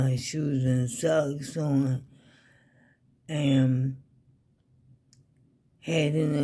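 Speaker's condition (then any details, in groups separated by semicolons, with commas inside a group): ALS; needs help with daily activities, fatigue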